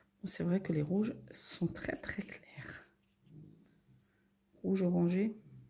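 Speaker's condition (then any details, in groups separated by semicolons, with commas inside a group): No condition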